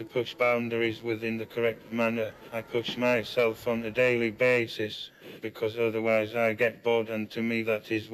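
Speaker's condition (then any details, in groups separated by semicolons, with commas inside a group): MND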